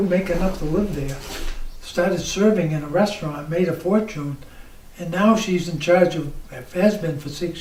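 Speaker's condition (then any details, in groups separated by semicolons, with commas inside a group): ALS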